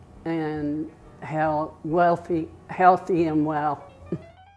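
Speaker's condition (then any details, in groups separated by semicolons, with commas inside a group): Dystonia; physical therapy and exercise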